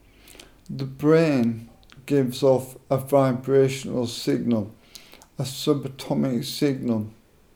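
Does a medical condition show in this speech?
Yes: motor neuron disease; advanced motor neuron disease diagnosed in Dubai age 48 after year of misdiagnosis, muscle weakness; speech weakness, not brilliant but understandable, muscle machine on atrophy setting for voice box, still talking.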